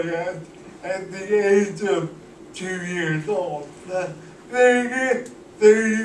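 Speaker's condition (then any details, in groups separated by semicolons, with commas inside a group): Cerebral palsy; cannot walk, uses wheelchair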